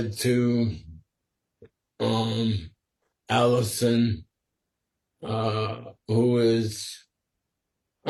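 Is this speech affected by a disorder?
Yes: sporadic ALS.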